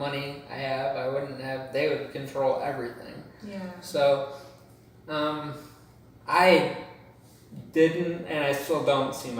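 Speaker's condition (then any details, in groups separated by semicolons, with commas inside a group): Cerebral palsy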